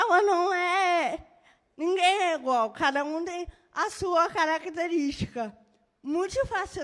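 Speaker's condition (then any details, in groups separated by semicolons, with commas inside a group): Cerebral palsy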